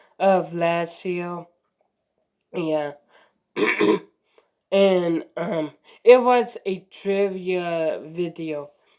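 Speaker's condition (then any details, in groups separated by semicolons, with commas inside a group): Mild cerebral palsy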